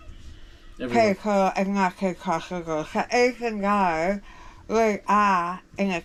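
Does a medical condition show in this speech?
Yes: jaw cancer surgery.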